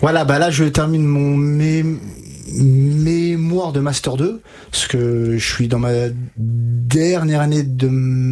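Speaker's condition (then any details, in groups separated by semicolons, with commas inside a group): Stuttering; speech therapy with Catherine Daubier in Nancy ages 20 to 25, learned fluency techniques; still stutters with blocks and repetitions; blocks and repetitions now, formerly severe, expressed self with fingers before therapy; repeated sounds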